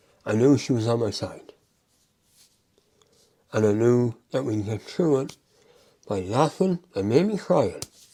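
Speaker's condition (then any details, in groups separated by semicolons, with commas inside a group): Mouth cancer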